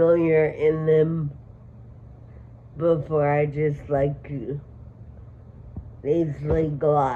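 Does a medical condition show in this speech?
Yes: Friedreich ataxia, severe.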